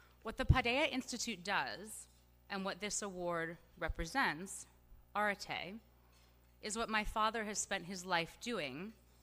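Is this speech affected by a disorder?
No.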